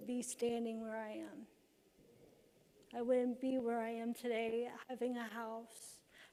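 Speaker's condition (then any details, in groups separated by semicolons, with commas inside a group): Cerebral palsy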